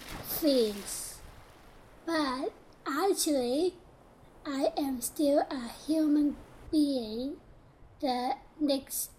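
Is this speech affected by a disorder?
Yes: Down syndrome; developmental disability.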